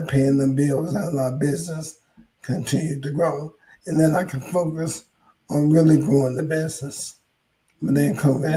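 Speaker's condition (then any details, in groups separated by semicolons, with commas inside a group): ALS; hoarse voice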